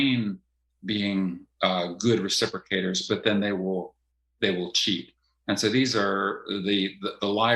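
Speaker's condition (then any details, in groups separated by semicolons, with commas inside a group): No condition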